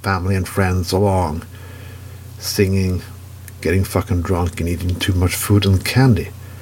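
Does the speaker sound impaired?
No.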